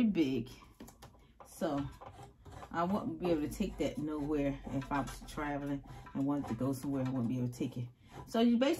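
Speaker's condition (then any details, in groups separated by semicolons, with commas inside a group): No condition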